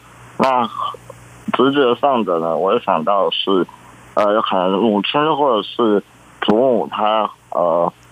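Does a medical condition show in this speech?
Yes: congenital muscular dystrophy; present from birth; gradually losing strength, pen handwriting difficult.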